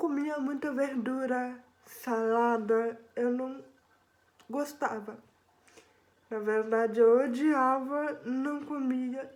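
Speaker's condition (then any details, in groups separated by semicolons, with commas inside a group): Cerebral palsy; specific motor neurons affected, unable to walk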